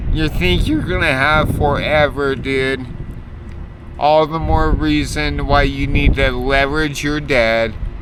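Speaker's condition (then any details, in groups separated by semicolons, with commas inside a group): Multiple sclerosis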